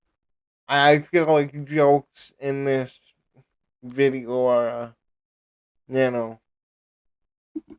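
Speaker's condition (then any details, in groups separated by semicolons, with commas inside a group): Cerebral palsy; speech affected by cerebral palsy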